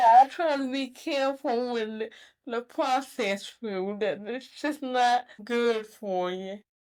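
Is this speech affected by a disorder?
Yes: cerebral palsy; mild form; few challenges; could not always articulate well.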